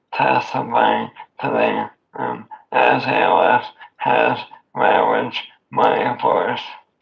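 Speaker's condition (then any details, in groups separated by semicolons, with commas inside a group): ALS; voice and hands affected; diagnosed at age 37, a few years ago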